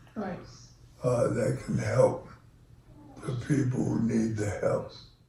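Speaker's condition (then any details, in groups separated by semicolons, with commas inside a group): ALS; onset left foot drop, then left leg weakness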